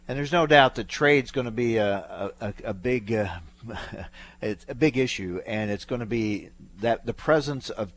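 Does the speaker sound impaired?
No.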